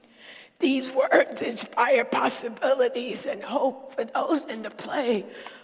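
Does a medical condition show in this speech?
Yes: dysphonia; still preaches with this voice.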